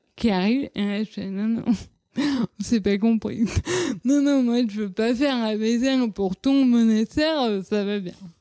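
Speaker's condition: Cerebral palsy; leg surgery around age 14 with several medical errors, atypical gait, childhood speech, psychomotor and physiotherapy; all rehabilitation including physiotherapy stopped at age 18, speech and psychomotor therapy stopped earlier

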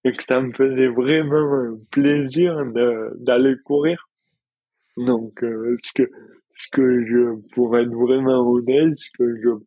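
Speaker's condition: Dystonia; rare neurological dystonia, involuntary muscle contractions, onset in childhood, daily physical effort, heavier for past 5 years

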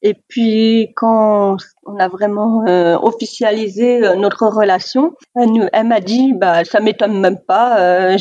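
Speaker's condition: Deafness, severe; deaf since childhood, hearing aids since four

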